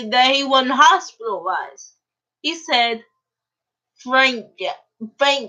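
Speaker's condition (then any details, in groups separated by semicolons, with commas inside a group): Cerebral palsy; uses a wheelchair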